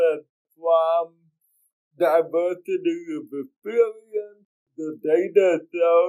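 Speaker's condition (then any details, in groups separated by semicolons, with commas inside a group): Cerebral palsy; from early childhood; speech therapy in childhood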